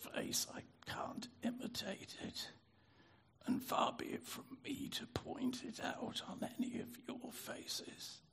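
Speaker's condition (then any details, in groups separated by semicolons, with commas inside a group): Spasmodic dysphonia; speaking hard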